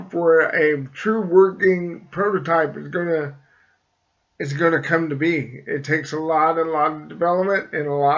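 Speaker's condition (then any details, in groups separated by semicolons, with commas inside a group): Cerebral palsy; slight speech impediment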